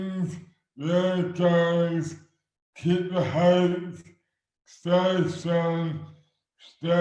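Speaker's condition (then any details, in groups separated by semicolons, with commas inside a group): Dystonia; affects hands and speech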